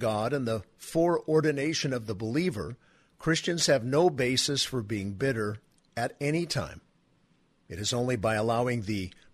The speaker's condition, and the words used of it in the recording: None; typical speech.